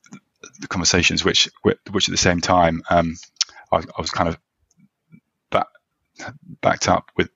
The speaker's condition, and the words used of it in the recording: Stuttering. There was sometimes when I stammer more, sometimes when I stammer less